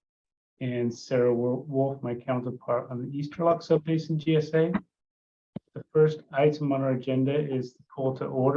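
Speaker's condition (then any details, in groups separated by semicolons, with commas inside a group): No condition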